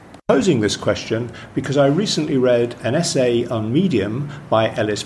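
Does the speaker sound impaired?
No.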